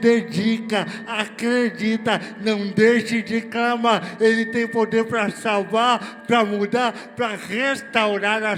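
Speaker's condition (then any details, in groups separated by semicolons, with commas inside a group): Cerebral palsy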